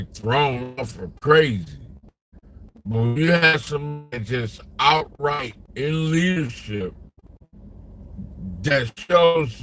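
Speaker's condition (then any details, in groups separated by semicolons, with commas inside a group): Slurred speech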